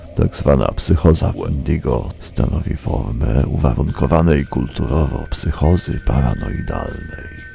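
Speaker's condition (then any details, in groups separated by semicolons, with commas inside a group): No condition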